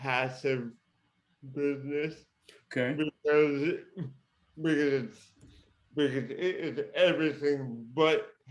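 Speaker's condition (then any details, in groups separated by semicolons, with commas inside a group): Cerebral palsy; present from birth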